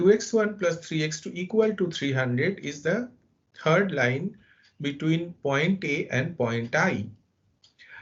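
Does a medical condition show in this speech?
No.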